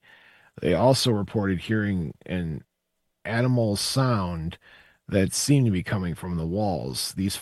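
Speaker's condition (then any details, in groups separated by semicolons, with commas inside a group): No condition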